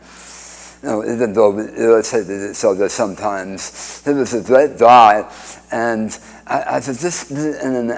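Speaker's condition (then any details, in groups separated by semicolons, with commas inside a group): Speech impediment after cancer surgery; oral cancer 31 years ago, radiation, 2015 recurrence, two-thirds tongue removed at Hartford Hospital, forearm flap; incurable recurrent cancer in mouth floor and tongue, chemotherapy, failed immunotherapy at Dana-Farber, antibody drug; speech impediment from reconstructed tongue tied to mouth floor, no speech with tracheostomy after surgery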